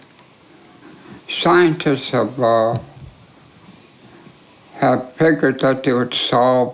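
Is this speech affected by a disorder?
Yes: ALS; attributed to mercury poisoning; affects swallowing and speech.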